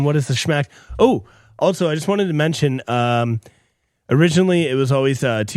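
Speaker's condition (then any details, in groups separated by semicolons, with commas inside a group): No condition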